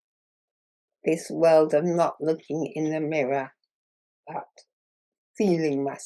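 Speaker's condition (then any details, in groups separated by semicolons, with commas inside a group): Muscular dystrophy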